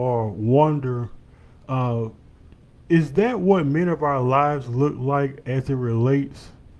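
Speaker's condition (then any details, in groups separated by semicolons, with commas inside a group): No condition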